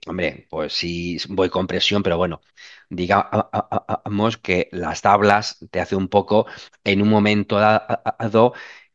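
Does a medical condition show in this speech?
Yes: stuttering; since childhood; sometimes stutters more than usual in class, pauses, laughs it off; here blocks.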